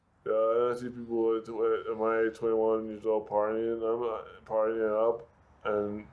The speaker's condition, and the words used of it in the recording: Brain injury. And what I think is really incredible is not only can you now talk, but you have been a motivational speaker.